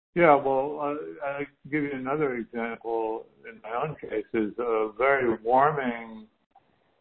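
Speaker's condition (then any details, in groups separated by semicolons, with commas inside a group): Parkinson's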